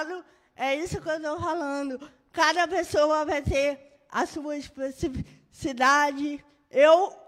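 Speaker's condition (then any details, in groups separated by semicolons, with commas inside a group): Cerebral palsy; birth brain injury; moderate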